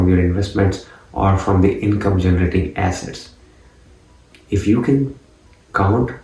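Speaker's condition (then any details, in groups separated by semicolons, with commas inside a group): No condition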